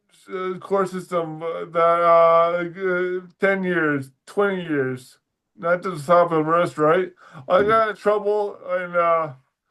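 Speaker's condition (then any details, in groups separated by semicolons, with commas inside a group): Dysarthria; crash brain damage, atlanto-occipital neck injury, severe mobility limits; weaker speech muscles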